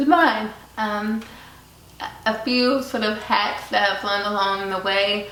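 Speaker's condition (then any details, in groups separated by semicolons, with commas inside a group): Cerebral palsy; from birth, premature birth, some cognitive effects; almost 29 years; speech impediment, most notable aspect of disability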